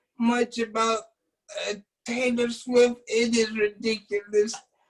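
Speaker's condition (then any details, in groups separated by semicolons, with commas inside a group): Cerebral palsy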